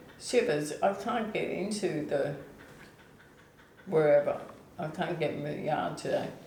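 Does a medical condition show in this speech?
Yes: ALS/MND; onset foot drop.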